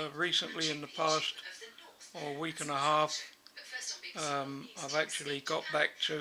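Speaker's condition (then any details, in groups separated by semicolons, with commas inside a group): No condition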